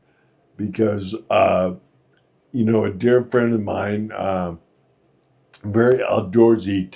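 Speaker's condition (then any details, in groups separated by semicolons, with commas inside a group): Friedreich's ataxia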